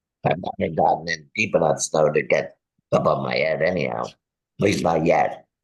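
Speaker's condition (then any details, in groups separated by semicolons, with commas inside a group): Laryngectomy; no natural speech, text-to-voice, flat toneless, AI voice clone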